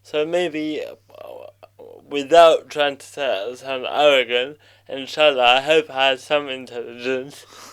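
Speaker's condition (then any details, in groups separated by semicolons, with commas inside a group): Cerebral palsy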